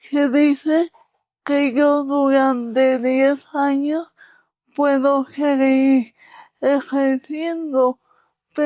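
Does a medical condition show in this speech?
Yes: cerebral palsy.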